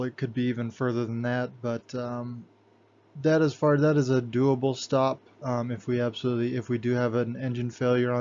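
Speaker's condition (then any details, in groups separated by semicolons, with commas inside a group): No condition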